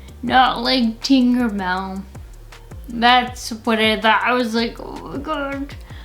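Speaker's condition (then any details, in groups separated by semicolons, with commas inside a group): Friedreich's ataxia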